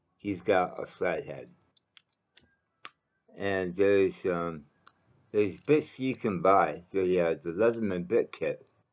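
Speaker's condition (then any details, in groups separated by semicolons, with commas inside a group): Mouth cancer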